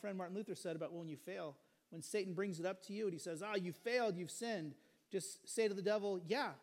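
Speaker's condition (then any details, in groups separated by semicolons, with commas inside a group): No condition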